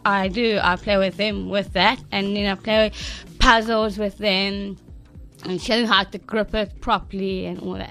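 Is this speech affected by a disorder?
Yes: Down syndrome; since birth; adult.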